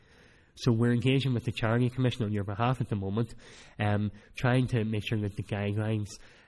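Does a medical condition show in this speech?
Yes: cleft palate; speech not that clear at times.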